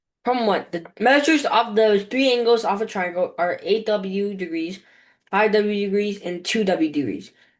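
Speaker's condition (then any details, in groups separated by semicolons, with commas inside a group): No condition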